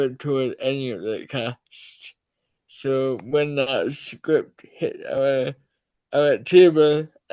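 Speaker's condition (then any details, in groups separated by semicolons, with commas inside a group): Cerebral palsy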